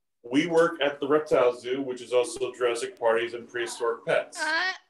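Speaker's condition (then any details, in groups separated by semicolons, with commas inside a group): No condition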